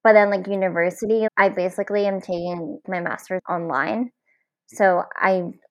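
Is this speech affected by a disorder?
Yes: cleft palate; congenital, many facial surgeries, visible differences of mouth, nose and teeth since childhood.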